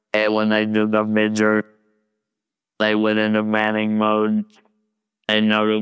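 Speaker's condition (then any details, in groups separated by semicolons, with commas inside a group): Laryngectomy, total laryngectomy with electrolarynx; speaks with handheld electric wand (electrolarynx) at throat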